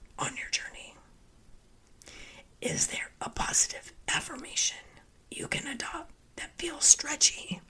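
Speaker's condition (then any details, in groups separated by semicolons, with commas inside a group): Spasmodic dysphonia; linked by speaker to stress and overwhelm from previous years; voice sounds like laryngitis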